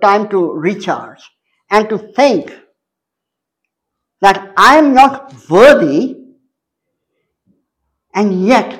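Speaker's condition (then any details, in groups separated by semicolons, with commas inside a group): Cleft palate; survival uncertain at birth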